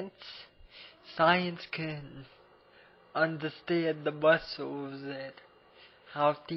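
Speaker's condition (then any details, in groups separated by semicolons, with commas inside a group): Cerebral palsy; abnormal voice, can barely talk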